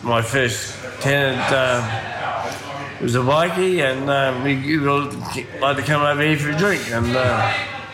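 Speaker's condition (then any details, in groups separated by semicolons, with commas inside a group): Ataxia from brain damage, cerebellar; rehab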